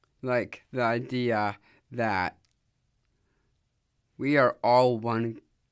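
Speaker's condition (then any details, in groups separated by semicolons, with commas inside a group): Down syndrome; able to do public speaking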